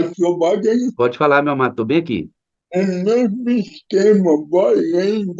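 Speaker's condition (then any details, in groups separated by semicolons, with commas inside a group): Cerebral palsy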